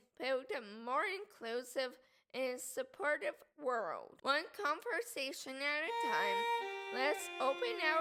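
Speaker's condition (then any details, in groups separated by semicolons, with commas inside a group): Cerebral palsy; hard to talk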